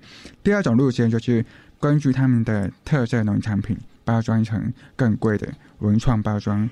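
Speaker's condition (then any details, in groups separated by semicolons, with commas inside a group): Hearing impairment; host hints hearing loss may be audible to listeners, says can speak well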